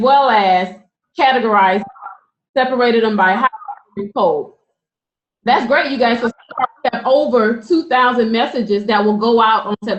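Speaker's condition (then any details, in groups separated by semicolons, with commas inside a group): No condition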